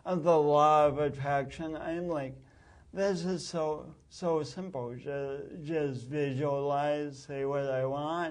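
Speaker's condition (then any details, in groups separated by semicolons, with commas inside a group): Speech impediment from birth oxygen loss; born a few weeks early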